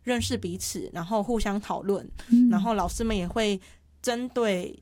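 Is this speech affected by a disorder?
Yes: hearing impairment; hearing impairment since at least junior high, only hearing-impaired student in junior high class; clear articulation per host, self-reports sometimes slightly unclear.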